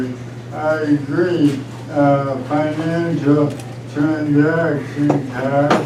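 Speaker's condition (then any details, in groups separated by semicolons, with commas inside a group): ALS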